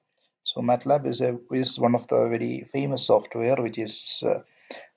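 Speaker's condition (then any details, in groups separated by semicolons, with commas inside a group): No condition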